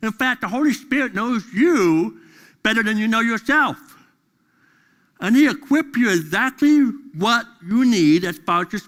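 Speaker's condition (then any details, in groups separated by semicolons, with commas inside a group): Deafness; deaf during school years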